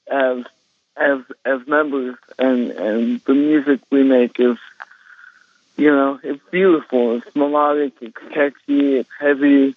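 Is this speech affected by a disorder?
Yes: cerebral palsy; congenital, balance and coordination problems, used walker, walked unassisted near age four, left hand paralyzed; speech affected in childhood, countless speech therapy sessions, now speaks as heard today.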